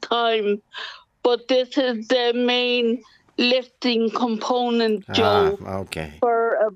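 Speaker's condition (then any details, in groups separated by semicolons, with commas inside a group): Cerebral palsy; cerebral palsy from birth, quadriplegia, legs fixed by surgery so don't bend, dependent on two carers and hoist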